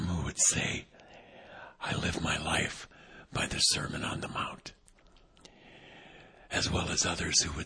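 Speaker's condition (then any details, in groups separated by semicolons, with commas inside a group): Vocal cord paralysis, unilateral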